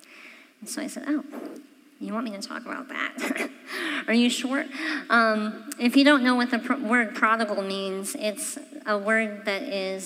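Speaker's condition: Cleft palate; congenital

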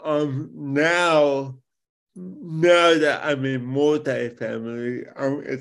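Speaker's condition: Cerebral palsy; affects speech

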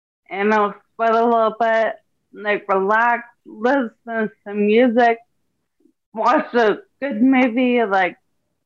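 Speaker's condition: Ataxia; wheelchair one year

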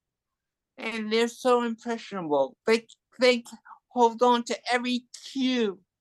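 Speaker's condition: Cerebral palsy and hearing loss; adult

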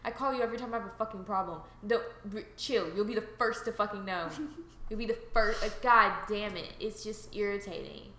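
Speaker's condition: No condition

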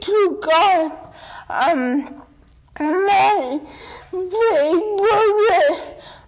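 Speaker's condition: Dystonia; wheelchair user

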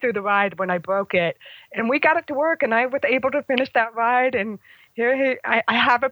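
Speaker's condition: Congenital hearing loss; congenital deafness, mother had German measles in pregnancy, about 75% hearing loss; cannot hear motorcycle engine or tires, relies on other cues to shift gear

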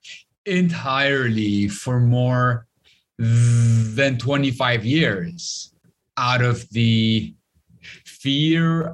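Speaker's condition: Stutter; lifelong stutter, grew up stuttering in Lebanon, avoided speaking almost entirely for over 25 years; stutter may sound like internet problems, repeated fillers such as eh; prolonged sounds, blocks

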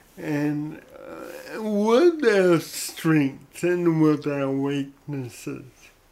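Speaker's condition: Cerebral palsy; brain damage at or around birth, affects coordination and muscle control of whole body; odd sort of voice

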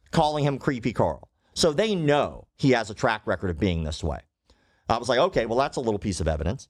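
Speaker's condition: Cleft lip and palate

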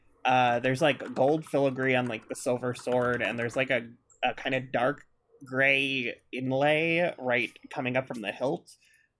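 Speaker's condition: No condition

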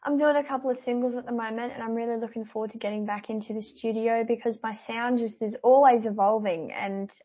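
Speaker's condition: Cleft palate; after slight palate revision surgery

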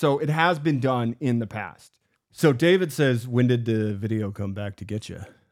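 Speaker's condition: No condition

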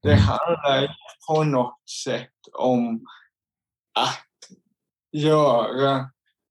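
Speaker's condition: Cerebral palsy; involuntary jerks

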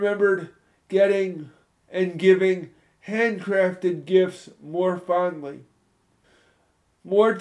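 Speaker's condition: Spastic cerebral palsy, moderate

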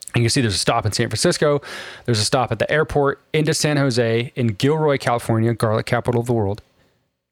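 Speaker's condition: No condition

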